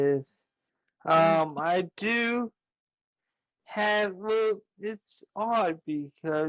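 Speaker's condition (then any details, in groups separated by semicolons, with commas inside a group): Traumatic brain injury; ongoing therapy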